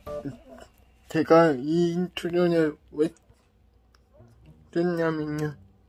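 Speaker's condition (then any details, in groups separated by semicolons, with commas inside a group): Cerebral palsy; brain lesion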